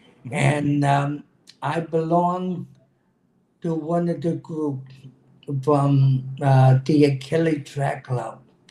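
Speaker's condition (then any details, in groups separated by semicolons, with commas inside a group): Cerebral palsy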